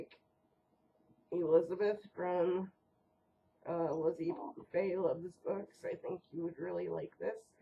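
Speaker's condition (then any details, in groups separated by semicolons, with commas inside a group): Cerebral palsy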